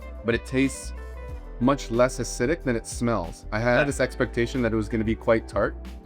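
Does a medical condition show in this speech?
No.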